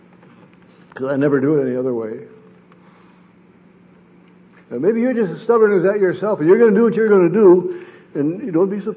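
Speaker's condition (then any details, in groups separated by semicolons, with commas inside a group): Parkinson's disease; sleep disrupted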